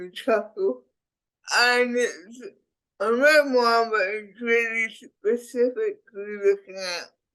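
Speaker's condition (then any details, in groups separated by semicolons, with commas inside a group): Cerebral palsy; speech impediment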